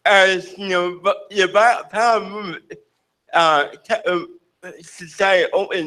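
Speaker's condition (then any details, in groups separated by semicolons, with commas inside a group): Cerebral palsy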